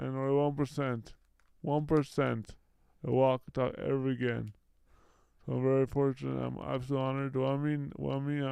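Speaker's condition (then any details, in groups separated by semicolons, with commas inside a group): Brain injury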